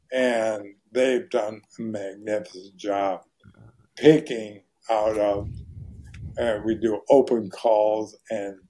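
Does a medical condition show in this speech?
Yes: ALS; voice very hoarse.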